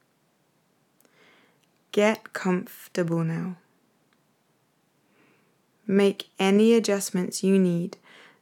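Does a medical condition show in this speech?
No.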